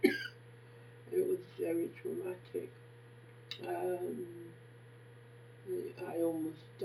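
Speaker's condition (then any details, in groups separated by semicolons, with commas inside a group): Facial palsy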